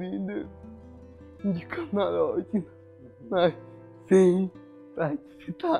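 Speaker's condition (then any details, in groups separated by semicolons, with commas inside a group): Cerebral palsy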